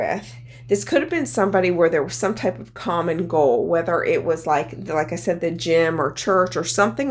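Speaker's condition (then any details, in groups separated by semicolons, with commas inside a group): No condition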